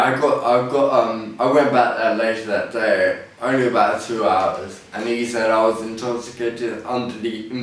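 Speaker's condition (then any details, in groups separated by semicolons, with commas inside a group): Ataxia; muscles don't work properly; speech impediment, sounds intoxicated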